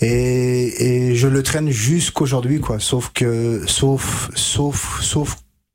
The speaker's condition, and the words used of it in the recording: Stuttering. Donc là par exemple j'ai des blocages et j'ai des répétitions, mais auparavant, avant que je fasse ce gros travail orthophonique, c'était